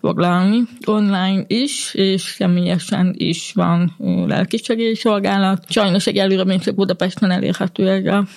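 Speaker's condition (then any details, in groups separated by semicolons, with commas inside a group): Hearing impairment; used speech-to-text interpreter in university lectures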